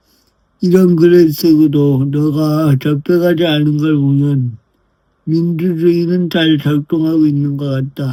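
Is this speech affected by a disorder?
Yes: brain lesion disability.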